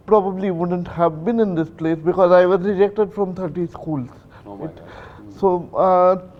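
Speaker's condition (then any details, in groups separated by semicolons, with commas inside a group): Cerebral palsy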